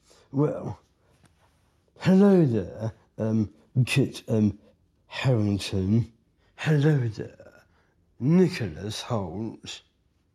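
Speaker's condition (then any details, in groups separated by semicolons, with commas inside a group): Down syndrome; told when very young would never read or speak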